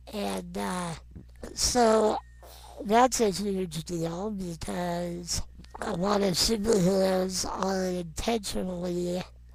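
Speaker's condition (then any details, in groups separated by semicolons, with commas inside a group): Non-progressive muscular dystrophy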